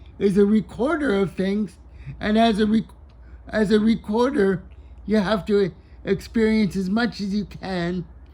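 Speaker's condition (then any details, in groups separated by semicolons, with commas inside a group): Cerebral palsy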